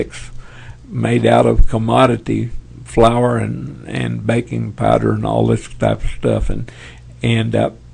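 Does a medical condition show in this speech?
Yes: Parkinson's; tremors as early symptom.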